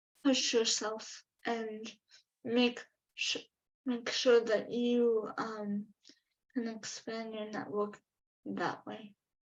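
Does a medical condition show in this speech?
Yes: cerebral palsy.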